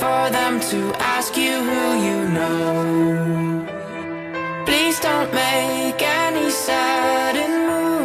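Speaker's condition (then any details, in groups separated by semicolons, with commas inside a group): No condition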